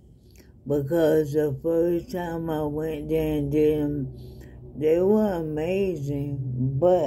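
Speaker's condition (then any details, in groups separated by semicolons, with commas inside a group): ALS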